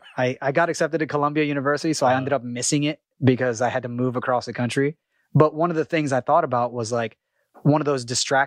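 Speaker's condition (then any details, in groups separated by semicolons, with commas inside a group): No condition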